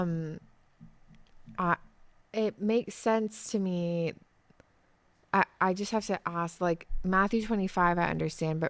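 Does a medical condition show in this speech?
No.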